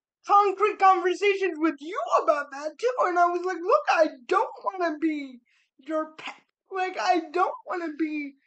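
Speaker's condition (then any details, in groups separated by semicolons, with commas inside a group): Cerebral palsy; spastic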